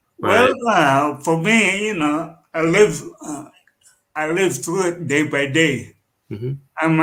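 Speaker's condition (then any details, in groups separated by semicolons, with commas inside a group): Cerebral palsy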